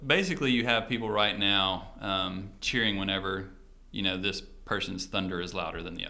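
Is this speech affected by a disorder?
No.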